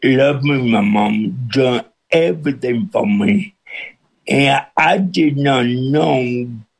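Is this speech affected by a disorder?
Yes: cerebral palsy with speech impediment; listeners adjust within minutes.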